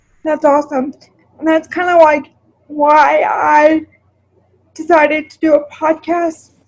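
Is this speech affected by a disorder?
Yes: cerebral palsy, spastic, mild.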